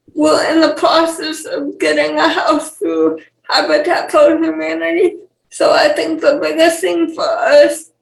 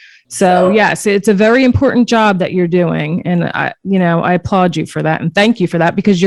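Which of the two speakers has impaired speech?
The first: cerebral palsy; wheelchair user; age 28, total assistance most tasks, eats cut-up food alone; speech issues.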